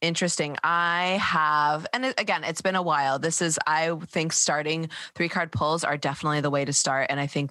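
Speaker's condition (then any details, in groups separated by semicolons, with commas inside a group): No condition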